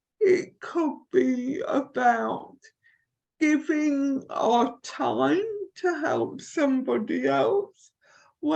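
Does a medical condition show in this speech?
Yes: cerebral palsy.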